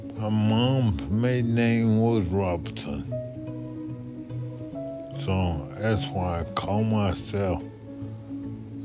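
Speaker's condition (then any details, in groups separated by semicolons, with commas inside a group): Multiple sclerosis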